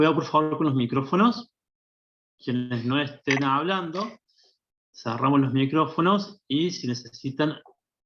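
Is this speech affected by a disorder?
No.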